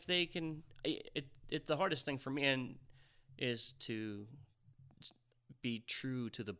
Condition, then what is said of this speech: Stuttering. Like I stutter all the time and I'm actually uncomfortable.